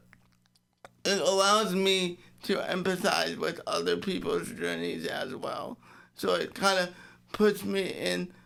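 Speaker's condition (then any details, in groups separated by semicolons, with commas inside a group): Cerebral palsy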